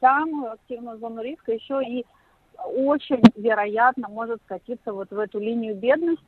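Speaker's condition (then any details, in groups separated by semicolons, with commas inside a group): No condition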